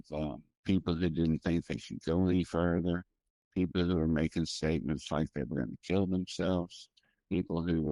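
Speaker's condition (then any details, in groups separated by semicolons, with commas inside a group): Primary progressive multiple sclerosis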